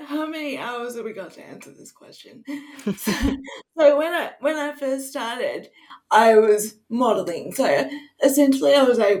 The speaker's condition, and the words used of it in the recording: Cerebral palsy. But when I go on to cams, a lot of people will think that I'm drunk when they first see me.